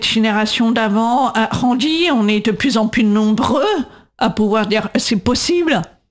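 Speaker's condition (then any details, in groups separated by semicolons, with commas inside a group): Deaf from birth; congenital deafness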